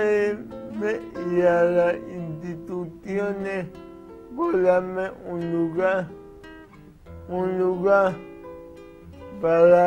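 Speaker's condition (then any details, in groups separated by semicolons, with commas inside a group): Cerebral palsy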